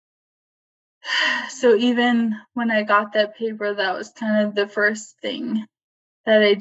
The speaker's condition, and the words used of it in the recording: ALS (motor neuron disease). So, sorry, I'm trying not to lose my voice.